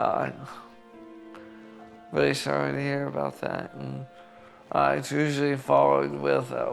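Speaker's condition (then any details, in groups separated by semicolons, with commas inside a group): ALS; onset with upper body and upper chest spasms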